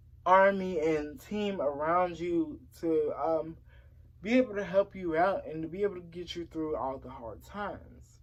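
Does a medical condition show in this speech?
Yes: cerebral palsy; since early childhood.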